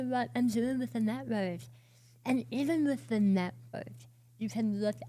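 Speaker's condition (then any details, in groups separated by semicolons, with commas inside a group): Oral cancer, partial glossectomy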